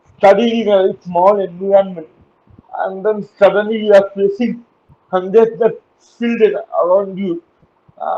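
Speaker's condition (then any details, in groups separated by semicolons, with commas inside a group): Cerebral palsy; uses wheelchair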